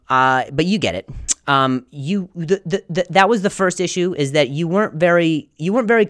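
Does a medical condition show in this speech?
Yes: stutter; poor posture, crooked gait; including during stand-up; here repeated sounds, prolonged sounds.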